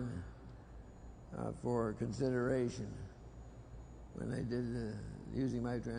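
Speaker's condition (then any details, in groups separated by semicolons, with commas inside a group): Parkinson's disease; diagnosed 20 years ago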